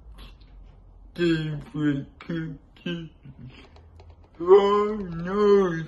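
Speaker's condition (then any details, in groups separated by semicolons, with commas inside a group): Cerebral palsy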